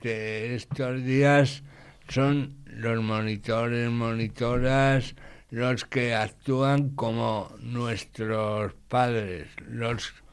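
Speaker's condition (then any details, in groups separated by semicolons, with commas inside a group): Condition akin to cerebral palsy; acquired after age three, lasting sequelae from an event or accident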